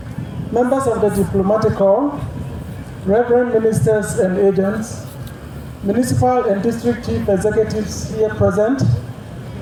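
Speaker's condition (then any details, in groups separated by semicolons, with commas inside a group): No condition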